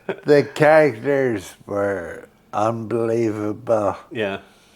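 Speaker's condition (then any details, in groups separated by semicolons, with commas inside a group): Friedreich's ataxia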